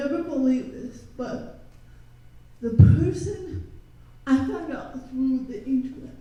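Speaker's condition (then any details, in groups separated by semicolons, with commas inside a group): Cerebral palsy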